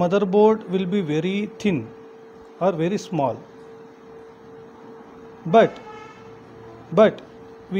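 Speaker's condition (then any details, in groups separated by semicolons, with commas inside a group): No condition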